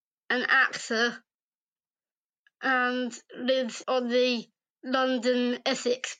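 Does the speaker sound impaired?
Yes: Down syndrome.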